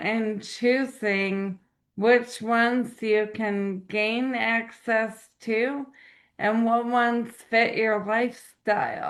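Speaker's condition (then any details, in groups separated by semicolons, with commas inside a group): ALS; slow progressing, about seven years since diagnosis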